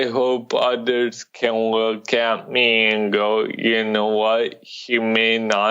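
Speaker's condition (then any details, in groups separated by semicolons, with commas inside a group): Cerebral palsy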